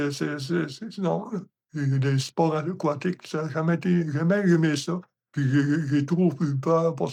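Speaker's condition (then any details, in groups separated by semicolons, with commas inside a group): Hemiparalysis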